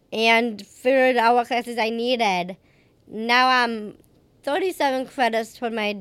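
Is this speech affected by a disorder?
Yes: Down syndrome; age 31.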